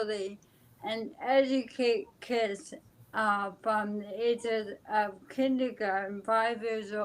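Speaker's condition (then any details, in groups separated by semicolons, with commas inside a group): ALS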